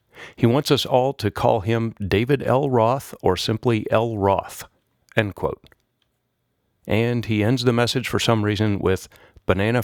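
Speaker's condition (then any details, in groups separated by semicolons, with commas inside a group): No condition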